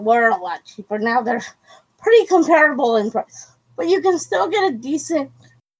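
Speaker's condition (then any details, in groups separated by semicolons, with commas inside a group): Cerebral palsy; quadriplegic, wheelchair user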